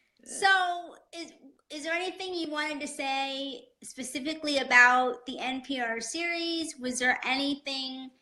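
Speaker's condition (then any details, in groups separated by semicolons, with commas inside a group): No condition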